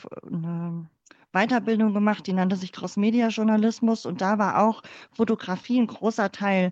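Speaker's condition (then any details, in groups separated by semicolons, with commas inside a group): Cleft palate; congenital, born in former GDR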